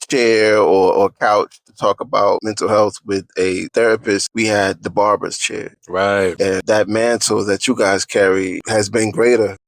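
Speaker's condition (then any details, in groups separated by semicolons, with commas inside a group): No condition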